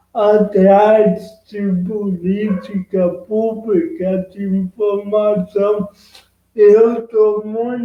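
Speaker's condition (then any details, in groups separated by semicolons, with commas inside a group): Cerebral palsy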